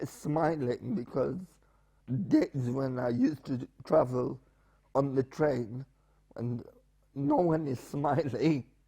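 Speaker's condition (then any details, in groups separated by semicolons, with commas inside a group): Spastic paraplegia with essential tremor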